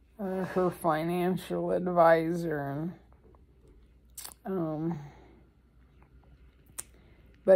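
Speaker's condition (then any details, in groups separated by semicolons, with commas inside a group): ALS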